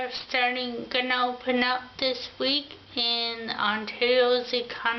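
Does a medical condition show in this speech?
Yes: ataxia; affects mouth and tongue coordination; diction sometimes unclear, swallowing difficulty.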